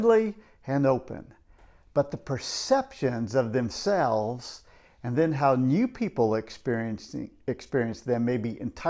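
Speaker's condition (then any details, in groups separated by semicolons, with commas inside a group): No condition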